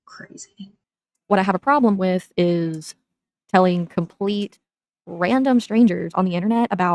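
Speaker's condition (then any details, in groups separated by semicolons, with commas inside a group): No condition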